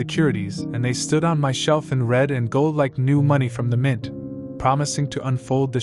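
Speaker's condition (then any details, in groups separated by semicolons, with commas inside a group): No condition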